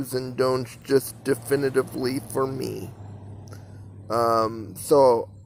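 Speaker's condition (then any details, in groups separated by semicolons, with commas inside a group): Cerebral palsy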